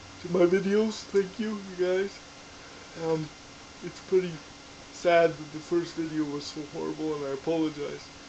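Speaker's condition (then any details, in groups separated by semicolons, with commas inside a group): Cerebral palsy; diagnosed in infancy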